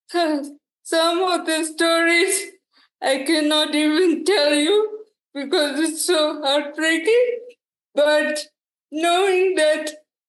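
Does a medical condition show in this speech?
Yes: cerebral palsy; diagnosed at 6 months old, quadriplegic.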